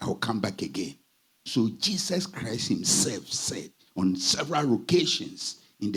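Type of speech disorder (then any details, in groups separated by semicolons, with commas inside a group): None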